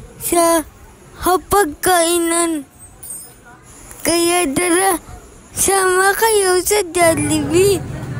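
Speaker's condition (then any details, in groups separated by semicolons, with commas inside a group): Cerebral palsy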